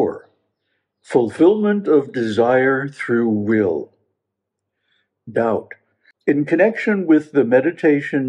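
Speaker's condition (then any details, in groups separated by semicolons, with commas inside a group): No condition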